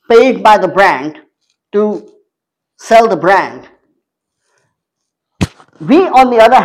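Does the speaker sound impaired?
Yes: cleft palate; congenital cleft palate.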